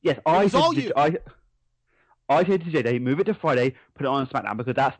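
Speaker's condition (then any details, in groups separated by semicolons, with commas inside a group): Stutter; stutter since age five, attributed to nervous breakdown, forgot how to speak then; stutters while speaking on air, says it does not help radio hosting; repeated words, prolonged sounds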